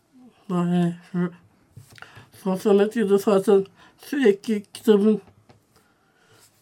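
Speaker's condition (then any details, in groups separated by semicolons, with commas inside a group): Down syndrome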